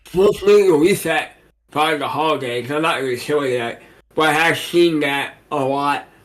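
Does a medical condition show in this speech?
Yes: cerebral palsy.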